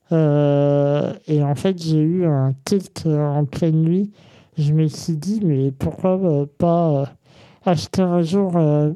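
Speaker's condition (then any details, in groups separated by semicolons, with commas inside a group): Congenital muscular dystrophy; present from birth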